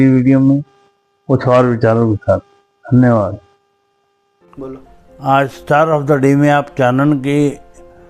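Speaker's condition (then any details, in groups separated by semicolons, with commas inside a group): Cerebral palsy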